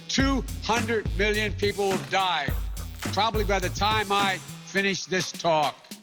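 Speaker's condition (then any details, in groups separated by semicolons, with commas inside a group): No condition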